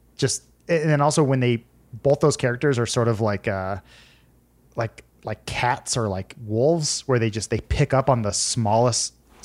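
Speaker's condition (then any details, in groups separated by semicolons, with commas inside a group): No condition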